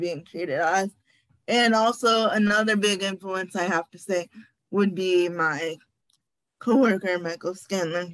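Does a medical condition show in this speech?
Yes: cerebral palsy.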